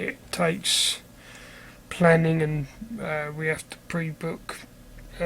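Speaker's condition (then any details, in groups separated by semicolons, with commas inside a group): Cerebral palsy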